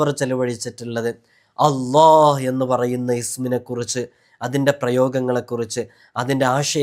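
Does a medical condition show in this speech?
No.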